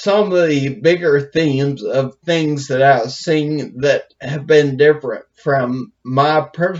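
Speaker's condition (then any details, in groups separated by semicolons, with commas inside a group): Brain injury; speech affected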